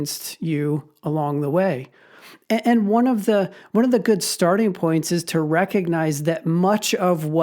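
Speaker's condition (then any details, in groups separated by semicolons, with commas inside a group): No condition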